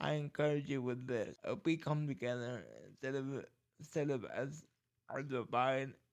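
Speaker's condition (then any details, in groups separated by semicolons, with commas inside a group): Cerebral palsy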